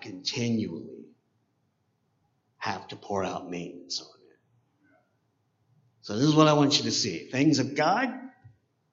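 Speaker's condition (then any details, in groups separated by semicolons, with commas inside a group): Cleft palate; congenital cleft palate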